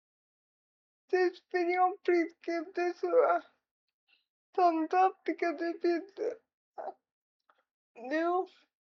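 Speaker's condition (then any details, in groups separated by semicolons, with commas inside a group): Cerebral palsy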